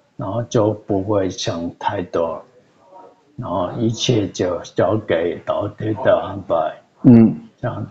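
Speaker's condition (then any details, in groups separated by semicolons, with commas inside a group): Cerebellar atrophy; sudden onset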